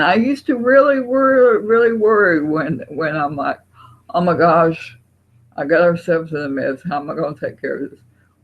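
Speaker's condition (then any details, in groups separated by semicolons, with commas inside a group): Parkinson's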